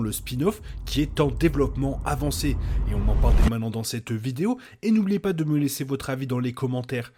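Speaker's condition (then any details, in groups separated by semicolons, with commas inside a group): No condition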